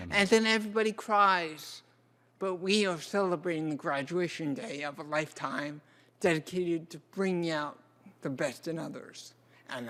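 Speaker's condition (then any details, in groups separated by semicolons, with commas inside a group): Cerebral palsy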